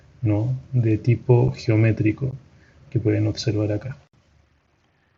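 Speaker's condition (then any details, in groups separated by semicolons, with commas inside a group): No condition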